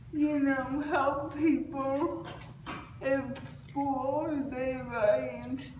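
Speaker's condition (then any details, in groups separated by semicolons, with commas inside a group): Cerebral palsy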